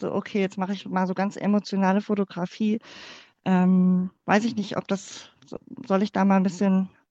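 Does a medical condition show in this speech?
Yes: cleft palate; congenital.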